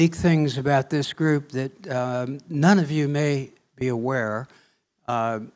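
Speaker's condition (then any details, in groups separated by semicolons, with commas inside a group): No condition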